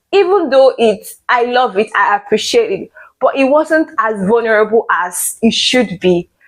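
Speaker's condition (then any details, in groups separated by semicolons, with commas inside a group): No condition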